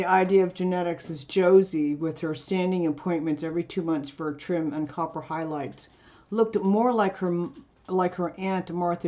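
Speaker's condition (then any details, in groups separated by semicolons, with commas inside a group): No condition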